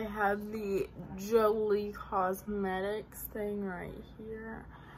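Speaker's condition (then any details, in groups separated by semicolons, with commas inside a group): Cerebral palsy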